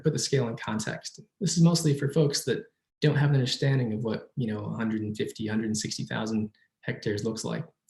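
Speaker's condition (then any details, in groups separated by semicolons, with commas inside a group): No condition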